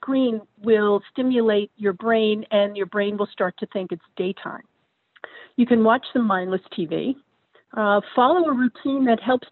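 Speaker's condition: No condition

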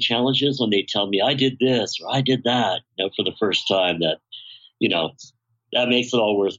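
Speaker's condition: Bilateral cleft lip and palate, severe; describes self as facially disfigured and vocally distorted

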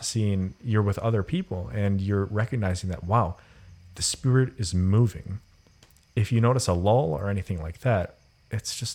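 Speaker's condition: No condition

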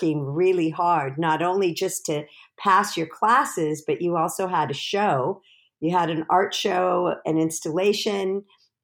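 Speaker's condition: No condition

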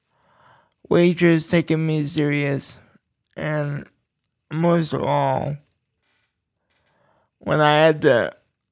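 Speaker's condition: Cerebral palsy; low voice

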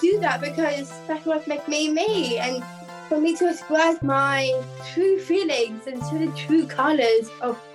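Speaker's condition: Down syndrome; extra chromosome, 17 years old

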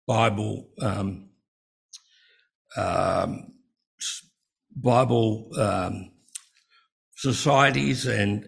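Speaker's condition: Breathing-related speech difficulty

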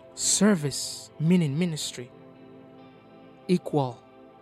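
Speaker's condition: No condition

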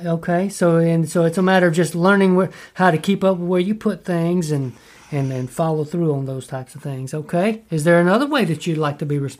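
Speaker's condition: No condition

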